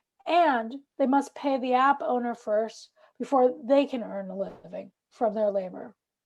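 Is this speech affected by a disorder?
No.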